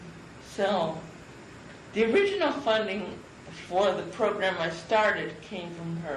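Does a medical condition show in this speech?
Yes: cerebral palsy; from birth.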